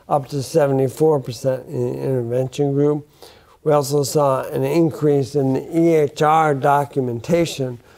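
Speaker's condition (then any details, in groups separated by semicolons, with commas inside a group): Bulbar onset ALS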